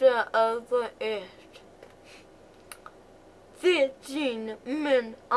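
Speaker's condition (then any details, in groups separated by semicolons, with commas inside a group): Cerebral palsy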